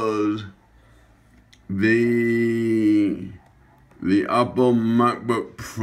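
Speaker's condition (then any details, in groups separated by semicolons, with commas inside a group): Acquired brain injury, ataxia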